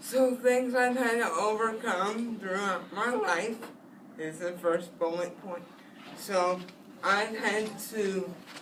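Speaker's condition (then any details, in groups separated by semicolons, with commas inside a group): Spastic cerebral palsy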